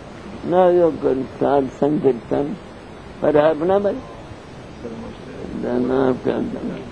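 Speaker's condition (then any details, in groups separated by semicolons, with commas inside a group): Deafness; long fluent English story narration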